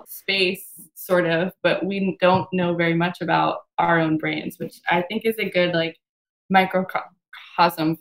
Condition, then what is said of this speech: Stuttering. Something that's kind of interesting about people who stutter is that a lot of us can tell the words that we're going to stutter on before we get there.